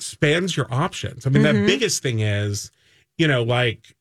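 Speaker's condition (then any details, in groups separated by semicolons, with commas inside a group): No condition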